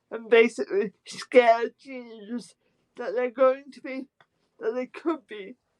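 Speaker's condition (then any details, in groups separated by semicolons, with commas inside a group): Spastic quadriplegic cerebral palsy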